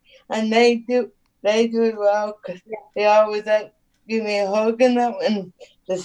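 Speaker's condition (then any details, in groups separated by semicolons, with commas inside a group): Cerebral palsy; needs adapted housing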